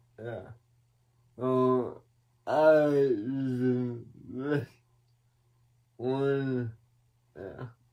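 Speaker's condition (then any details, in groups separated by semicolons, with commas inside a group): Cerebral palsy; one hand affected; atypical speech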